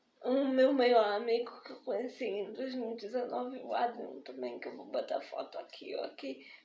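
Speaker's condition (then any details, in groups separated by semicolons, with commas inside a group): Spastic diplegic cerebral palsy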